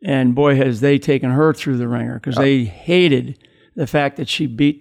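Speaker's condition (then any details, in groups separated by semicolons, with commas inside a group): No condition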